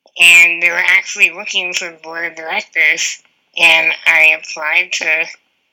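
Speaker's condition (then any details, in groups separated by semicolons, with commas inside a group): Spinal muscular atrophy; type 2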